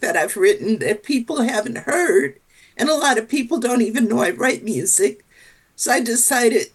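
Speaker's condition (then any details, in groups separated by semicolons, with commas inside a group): Spasmodic dysphonia; vocal tremors, treated with Botox injections in throat; Botox injection in throat day before recording; voice a little shaky after recent Botox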